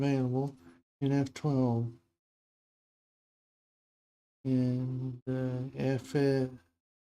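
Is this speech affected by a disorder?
Yes: Parkinson's disease.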